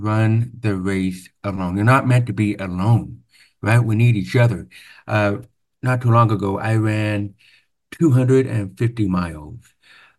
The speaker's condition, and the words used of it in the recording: Deafness. If you haven't noticed already, I have a different accent.